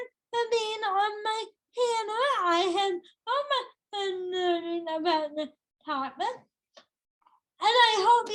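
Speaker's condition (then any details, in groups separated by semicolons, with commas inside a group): Cerebral palsy; long-term disability; adult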